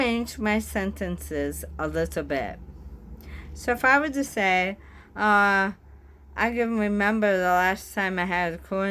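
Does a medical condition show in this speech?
Yes: bulbar ALS, bulbar onset.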